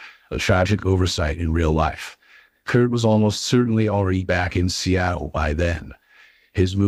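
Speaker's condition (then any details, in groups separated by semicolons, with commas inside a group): No condition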